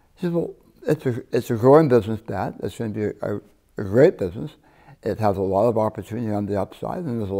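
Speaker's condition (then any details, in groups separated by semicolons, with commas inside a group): Partial glossectomy for tongue cancer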